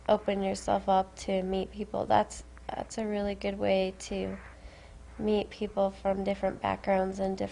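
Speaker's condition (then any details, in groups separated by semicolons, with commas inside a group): No condition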